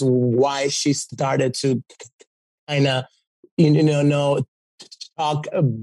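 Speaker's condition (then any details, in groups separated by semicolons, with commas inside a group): Stutter; fluent when singing; stutter goes away when singing; repeated sounds, repeated words, blocks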